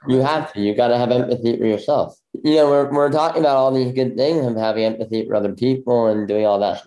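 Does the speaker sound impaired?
Yes: bilateral cleft lip; congenital bilateral, jaw surgery twice, 13 surgeries, braces 15 years, left ear tumor, left hearing loss.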